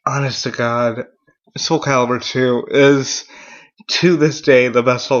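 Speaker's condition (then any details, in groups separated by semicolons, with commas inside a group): Cerebral palsy; mild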